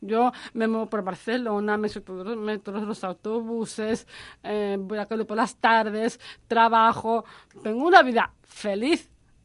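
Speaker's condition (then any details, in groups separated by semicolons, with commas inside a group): Down syndrome; intellectual disability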